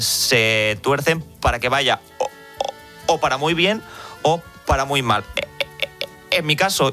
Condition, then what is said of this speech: Stuttering. Porque yo controlo más o menos algo mi tartamudez, pero hay a veces que se